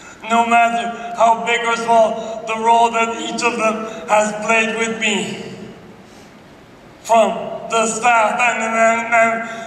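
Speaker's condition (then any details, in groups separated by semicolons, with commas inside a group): Traumatic brain injury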